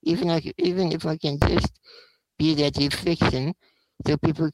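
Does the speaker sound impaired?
Yes: spinal muscular atrophy; takes much longer to take effect; not much treatment available at this stage.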